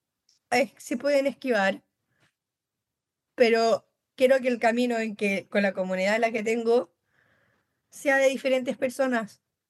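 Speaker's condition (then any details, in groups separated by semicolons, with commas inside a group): Down syndrome; congenital, since birth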